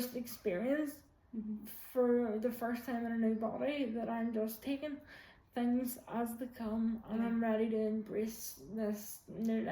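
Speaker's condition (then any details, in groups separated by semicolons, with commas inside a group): Quadriplegic cerebral palsy, severe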